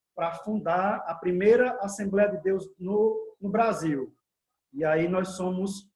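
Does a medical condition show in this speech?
No.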